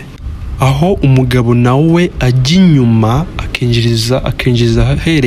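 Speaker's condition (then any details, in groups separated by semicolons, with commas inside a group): No condition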